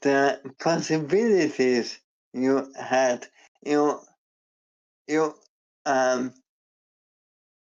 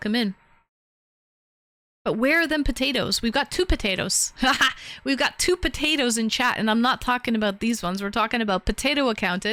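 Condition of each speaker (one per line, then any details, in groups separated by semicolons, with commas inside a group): ALS
No condition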